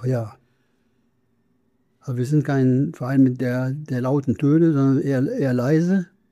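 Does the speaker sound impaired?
Yes: Parkinson's disease; speech therapy trains facial muscles against freezing face and speech against decline, going well.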